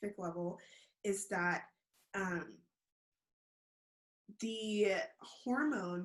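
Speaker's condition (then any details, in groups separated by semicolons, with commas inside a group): No condition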